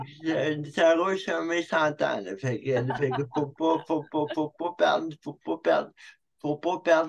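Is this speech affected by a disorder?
Yes: cerebral palsy.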